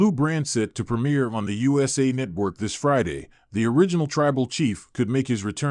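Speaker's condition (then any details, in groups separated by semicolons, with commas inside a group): No condition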